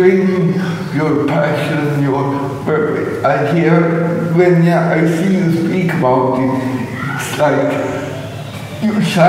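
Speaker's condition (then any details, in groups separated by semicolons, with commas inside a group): Cerebral palsy, severe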